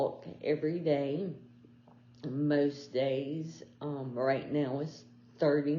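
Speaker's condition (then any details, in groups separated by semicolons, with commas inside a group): ALS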